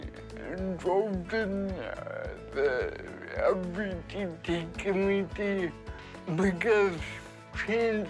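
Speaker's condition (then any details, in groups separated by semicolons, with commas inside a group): Cerebral palsy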